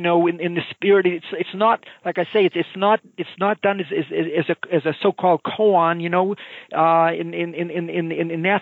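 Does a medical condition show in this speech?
Yes: stuttering; stuttering since age 4, gigantic obstacle in high school; here repeated sounds, repeated words.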